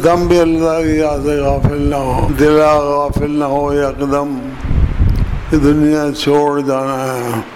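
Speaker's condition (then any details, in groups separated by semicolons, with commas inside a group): Difficulty speaking; keeps remarks brief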